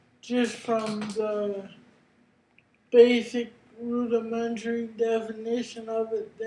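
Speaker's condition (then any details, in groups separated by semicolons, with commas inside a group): Cerebral palsy; brain injury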